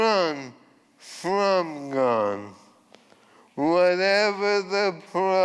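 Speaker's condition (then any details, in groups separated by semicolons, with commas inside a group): ALS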